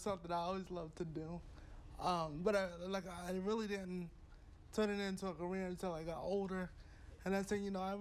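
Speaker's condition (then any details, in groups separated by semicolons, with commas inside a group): Cerebral palsy; cerebral palsy, from birth, uses wheelchair; diagnosed about 1.5 years old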